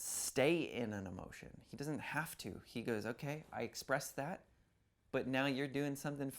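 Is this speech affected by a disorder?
No.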